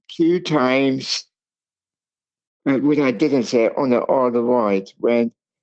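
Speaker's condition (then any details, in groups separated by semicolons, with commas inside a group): Cerebral palsy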